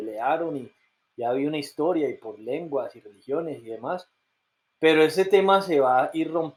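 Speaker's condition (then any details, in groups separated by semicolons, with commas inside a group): No condition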